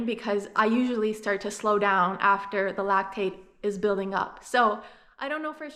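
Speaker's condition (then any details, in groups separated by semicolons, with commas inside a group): No condition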